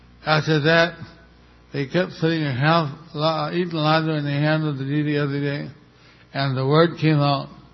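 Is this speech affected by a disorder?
Yes: stroke with facial paralysis; stroke a little over a year ago, one side of face a little paralyzed; a little over a year since stroke, undergoing therapy; pronunciation less clear than before due to partial facial paralysis.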